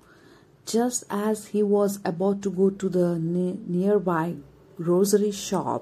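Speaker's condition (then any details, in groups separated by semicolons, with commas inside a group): No condition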